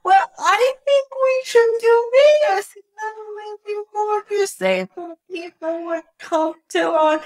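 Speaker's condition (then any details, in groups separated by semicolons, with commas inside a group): Cerebral palsy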